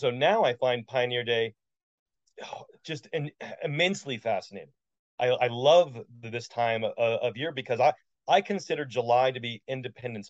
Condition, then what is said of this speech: Stuttering. And so I just through practice, and getting past those fears and, you know, learning ways to get to not be obviously stuttering.